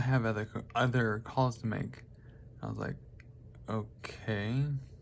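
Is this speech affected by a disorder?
Yes: traumatic brain injury.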